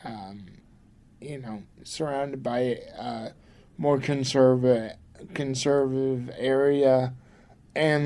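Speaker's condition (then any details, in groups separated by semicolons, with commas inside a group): Cerebral palsy; from birth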